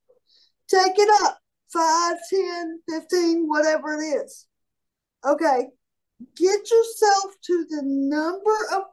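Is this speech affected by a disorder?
Yes: cerebral palsy; declined physical therapy.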